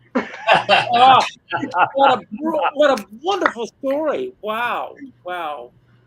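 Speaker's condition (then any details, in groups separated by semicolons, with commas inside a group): No condition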